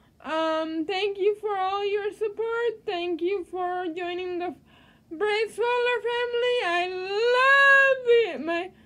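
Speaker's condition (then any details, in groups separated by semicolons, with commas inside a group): Cerebral palsy; quadriplegic, all four limbs, from childhood, spasticity and spasms; botulinum toxin injections, aquatic therapy planned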